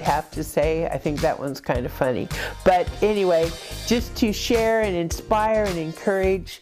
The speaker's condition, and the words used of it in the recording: No condition.